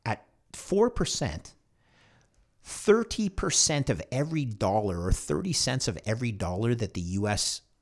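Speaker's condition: No condition

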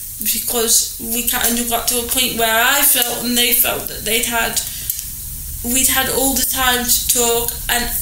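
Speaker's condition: Cerebral palsy; employs own staff team

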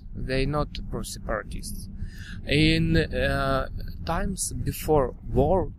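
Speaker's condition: No condition

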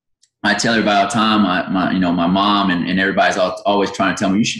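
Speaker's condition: No condition

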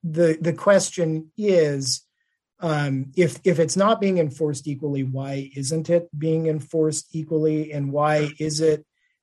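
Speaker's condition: No condition

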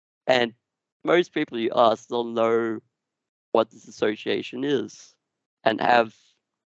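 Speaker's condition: Duchenne muscular dystrophy; genetic, progressive

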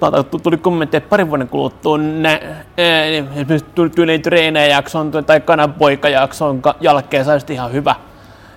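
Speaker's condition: Stuttering; frequent whole-word and part-word repetitions, some restarts; repeated sounds

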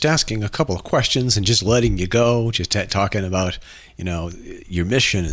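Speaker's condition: No condition

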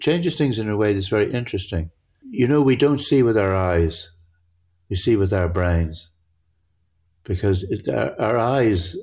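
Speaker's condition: Parkinson's; grouped objects merge together

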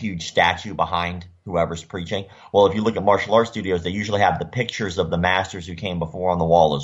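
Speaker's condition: Cleft lip and palate; facial scars from surgeries

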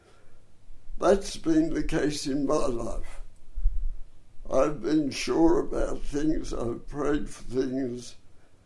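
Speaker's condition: Dystonia and cerebral palsy; hard-to-diagnose

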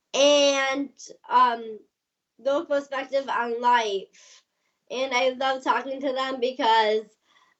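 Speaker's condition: Down syndrome

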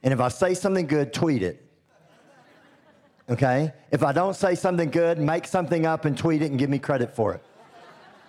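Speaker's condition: Cleft lip and palate; congenital

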